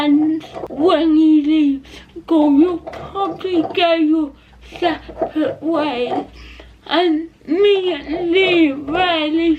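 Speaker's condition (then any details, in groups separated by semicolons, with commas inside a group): Cerebral palsy; not quadriplegic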